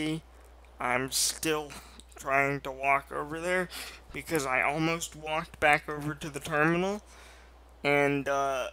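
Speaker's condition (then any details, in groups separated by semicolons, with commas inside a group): Cerebral palsy, mild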